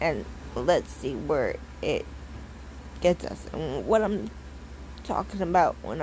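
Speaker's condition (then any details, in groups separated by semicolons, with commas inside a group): Cerebral palsy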